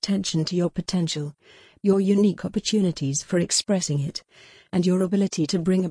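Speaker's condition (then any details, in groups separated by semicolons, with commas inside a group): No condition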